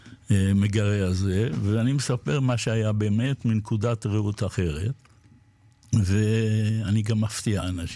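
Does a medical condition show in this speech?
Yes: Parkinson's disease; diagnosed after two road accidents ten months apart.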